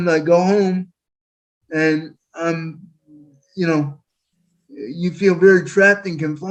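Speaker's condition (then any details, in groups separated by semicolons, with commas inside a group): Quadriplegic cerebral palsy; quadriplegic form, permanent wheelchair user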